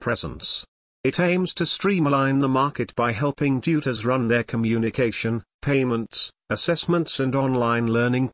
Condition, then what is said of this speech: None; typical speech.